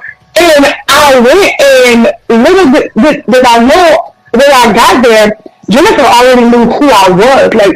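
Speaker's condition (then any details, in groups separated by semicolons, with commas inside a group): Stutter; developmental stutter, onset at age 3; people took voice away because of stutter; repeated sounds, prolonged sounds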